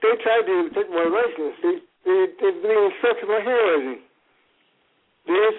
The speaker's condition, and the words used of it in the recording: Cerebral palsy. Another challenge is my speech impressions.